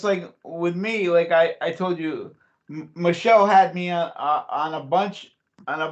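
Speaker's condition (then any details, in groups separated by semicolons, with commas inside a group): Cerebral palsy; since childhood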